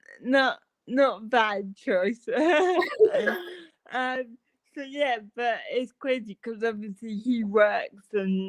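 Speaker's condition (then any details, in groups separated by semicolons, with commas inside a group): Cerebral palsy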